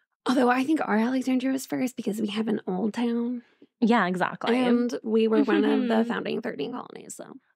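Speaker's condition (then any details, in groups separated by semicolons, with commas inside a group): No condition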